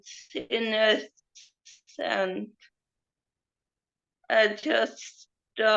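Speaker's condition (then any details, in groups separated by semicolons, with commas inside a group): Cerebral palsy; since birth, affects speech and mobility, leg spasms, hand and leg shaking; previously muscle relaxants for leg spasms; stammered, breath after few words, heavy breathing, slow, now quicker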